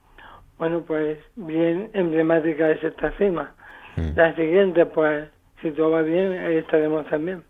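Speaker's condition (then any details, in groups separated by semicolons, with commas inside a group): Amyotrophic lateral sclerosis; diagnosed three years ago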